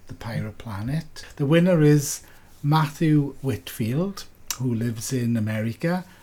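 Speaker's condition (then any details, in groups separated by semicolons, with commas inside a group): No condition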